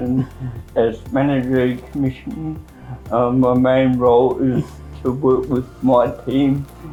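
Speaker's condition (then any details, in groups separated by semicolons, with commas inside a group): Cerebral palsy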